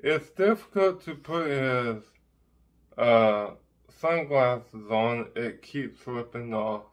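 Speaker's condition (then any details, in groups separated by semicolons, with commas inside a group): Ataxic cerebral palsy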